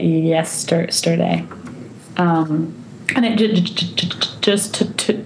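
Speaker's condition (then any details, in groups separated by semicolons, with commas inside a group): Stuttering; therapy over past 3 years: fluency shaping, stuttering modification, voluntary stuttering, subway talks with strangers; speech tools helped at times but not reduced stuttering, drops strategies needing unnatural speaking; repeated sounds, prolonged sounds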